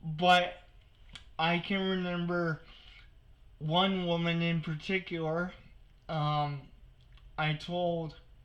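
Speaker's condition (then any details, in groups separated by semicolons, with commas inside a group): Cerebral palsy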